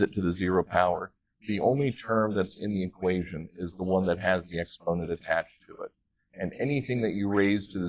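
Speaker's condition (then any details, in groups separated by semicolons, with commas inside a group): No condition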